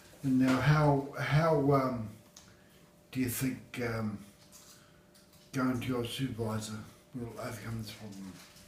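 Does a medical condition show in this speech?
Yes: acquired brain injury.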